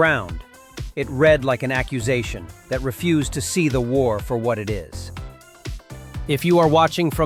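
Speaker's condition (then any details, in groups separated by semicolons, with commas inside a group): No condition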